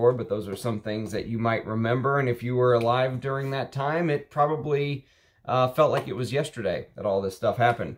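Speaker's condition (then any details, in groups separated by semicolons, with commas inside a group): No condition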